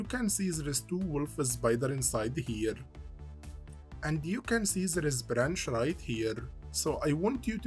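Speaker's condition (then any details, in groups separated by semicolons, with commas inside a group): No condition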